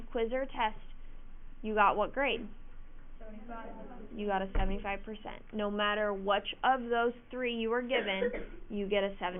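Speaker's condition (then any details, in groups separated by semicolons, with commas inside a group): No condition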